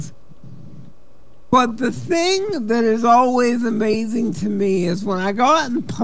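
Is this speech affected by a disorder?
Yes: cerebral palsy; wheelchair user.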